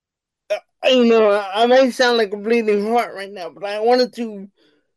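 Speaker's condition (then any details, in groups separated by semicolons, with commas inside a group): Cerebral palsy; wheelchair bound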